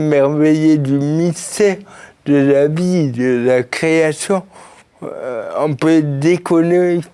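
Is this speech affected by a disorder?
Yes: cerebral palsy; since birth, birth injury.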